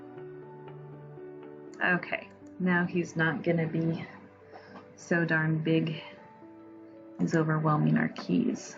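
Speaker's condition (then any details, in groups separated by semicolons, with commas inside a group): No condition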